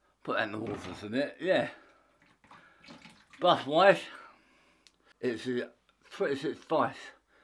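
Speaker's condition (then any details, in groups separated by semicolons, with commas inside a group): Tongue cancer; half tongue removed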